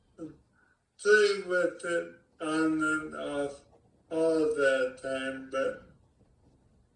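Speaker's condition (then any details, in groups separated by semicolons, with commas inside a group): ALS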